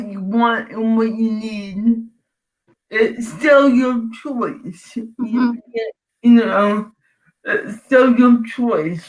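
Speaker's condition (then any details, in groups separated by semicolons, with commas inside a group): Cerebral palsy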